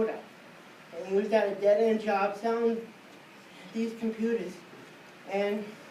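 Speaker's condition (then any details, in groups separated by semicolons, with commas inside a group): Cerebral palsy; present from birth, birth-related, uses wheelchair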